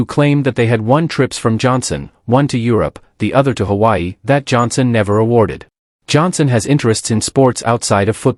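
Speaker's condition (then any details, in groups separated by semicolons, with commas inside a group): No condition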